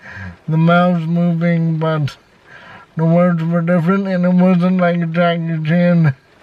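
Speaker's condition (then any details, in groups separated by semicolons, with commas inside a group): Cerebral palsy, severe; spastic type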